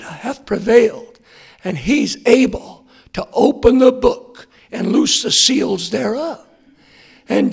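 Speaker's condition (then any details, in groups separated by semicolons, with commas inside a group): Hoarseness after vocal cord surgery; hoarse voice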